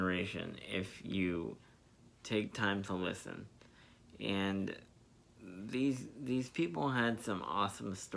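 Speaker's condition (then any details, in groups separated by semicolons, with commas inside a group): Spastic diplegia cerebral palsy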